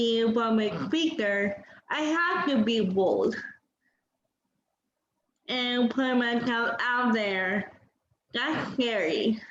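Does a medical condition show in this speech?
Yes: cerebral palsy.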